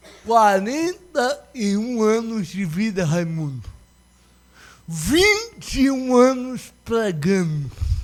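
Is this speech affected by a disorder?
Yes: cerebral palsy; cerebral palsy, from oxygen deprivation, lasting sequelae.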